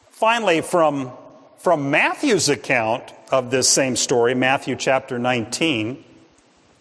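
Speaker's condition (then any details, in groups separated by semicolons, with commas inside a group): No condition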